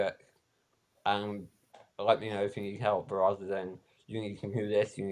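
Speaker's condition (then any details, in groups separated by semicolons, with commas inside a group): Spinal muscular atrophy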